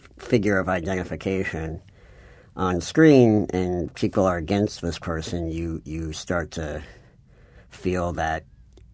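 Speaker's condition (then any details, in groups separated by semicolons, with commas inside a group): Cleft palate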